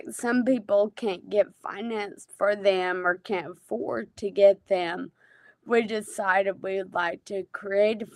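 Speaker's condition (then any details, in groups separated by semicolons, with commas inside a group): Friedreich's ataxia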